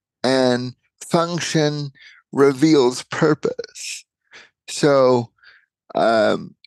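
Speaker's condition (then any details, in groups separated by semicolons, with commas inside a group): Cerebral palsy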